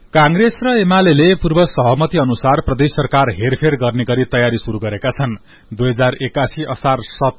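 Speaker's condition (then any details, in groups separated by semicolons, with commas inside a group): No condition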